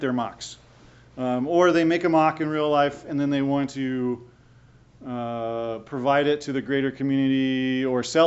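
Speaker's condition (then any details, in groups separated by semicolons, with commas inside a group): No condition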